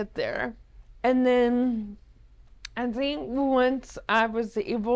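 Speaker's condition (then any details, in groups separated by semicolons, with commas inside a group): ALS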